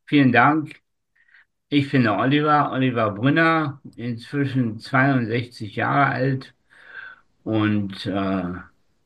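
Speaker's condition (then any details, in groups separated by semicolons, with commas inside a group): Spastic tetraparesis; from birth, oxygen deprivation during delivery, umbilical cord around neck, considered incurable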